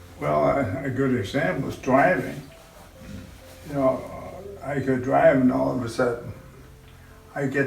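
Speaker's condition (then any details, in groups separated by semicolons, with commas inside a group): Multiple sclerosis; relapsing-remitting early, leg numbness at onset; progressive over years, walks but tires easily, poor balance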